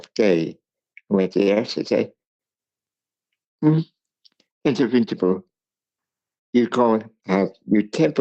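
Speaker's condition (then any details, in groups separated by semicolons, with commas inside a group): Cerebral palsy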